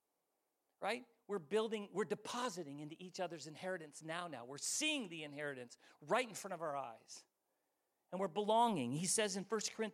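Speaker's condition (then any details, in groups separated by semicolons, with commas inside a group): No condition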